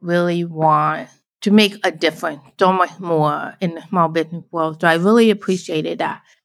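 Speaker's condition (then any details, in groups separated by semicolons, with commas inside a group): Deafblind, born deaf; about 40 degree visual field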